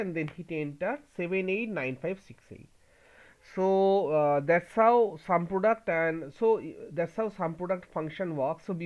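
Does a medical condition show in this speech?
No.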